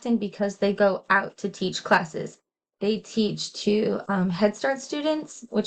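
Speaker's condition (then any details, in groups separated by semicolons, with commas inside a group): No condition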